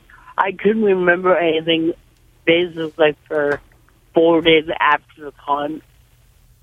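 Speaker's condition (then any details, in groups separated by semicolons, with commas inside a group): Cerebral palsy, severe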